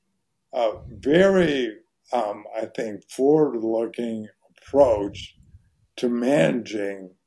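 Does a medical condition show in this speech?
Yes: ALS; voice very hoarse.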